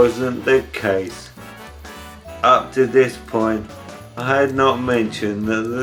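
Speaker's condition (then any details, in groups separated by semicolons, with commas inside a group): ALS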